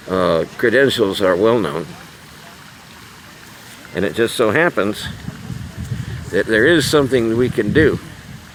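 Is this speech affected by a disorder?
No.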